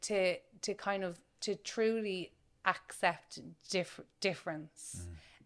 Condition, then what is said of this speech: Stuttering. I'm disappointed because I didn't stammer more, because had I stammered more, I actually would have felt more comfortable.